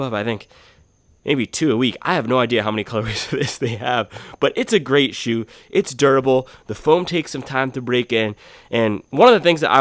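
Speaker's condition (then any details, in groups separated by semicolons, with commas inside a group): No condition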